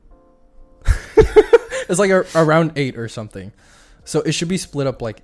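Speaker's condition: No condition

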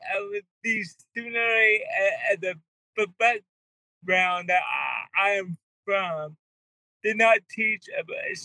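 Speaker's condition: Cerebral palsy; wheelchair user, not healed; speech impediment, talks really slow, mind thinks faster than can talk

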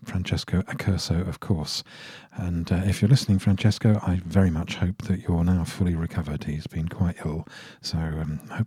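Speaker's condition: No condition

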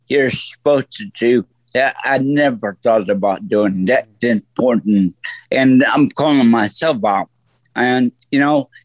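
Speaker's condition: Stroke; voice affected

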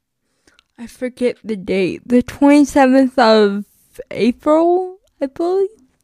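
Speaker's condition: Cerebral palsy; chronic illness and disability

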